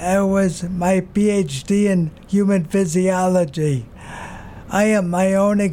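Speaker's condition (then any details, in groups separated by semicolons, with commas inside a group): Aphasia after stroke; stroke destroyed quarter of brain, right side, left side partially paralyzed, left arm unusable, lost proprioception; initially no words, no reading, no swallowing, stomach tube, early speech therapy, relearned reading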